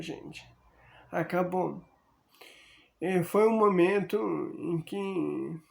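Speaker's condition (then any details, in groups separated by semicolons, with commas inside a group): Amyotrophic lateral sclerosis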